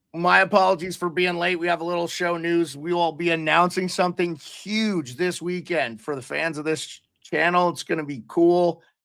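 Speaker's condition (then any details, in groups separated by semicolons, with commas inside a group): No condition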